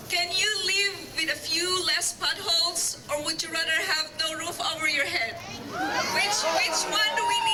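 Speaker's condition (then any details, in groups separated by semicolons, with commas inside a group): No condition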